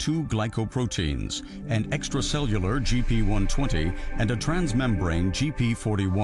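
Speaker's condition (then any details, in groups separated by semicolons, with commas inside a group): No condition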